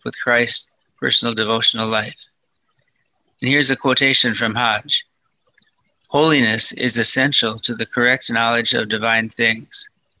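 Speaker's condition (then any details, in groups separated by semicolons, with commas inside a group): Parkinson's disease, mild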